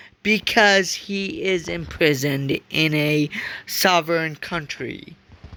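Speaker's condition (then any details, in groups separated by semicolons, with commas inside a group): Cerebral palsy; from birth, walks with walker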